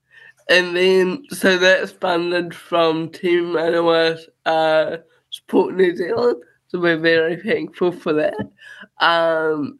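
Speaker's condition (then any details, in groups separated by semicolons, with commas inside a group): Cerebral palsy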